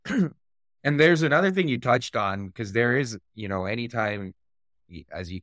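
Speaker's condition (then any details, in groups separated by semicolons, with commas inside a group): No condition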